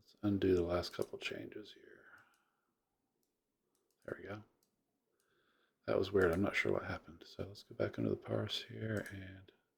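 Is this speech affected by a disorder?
No.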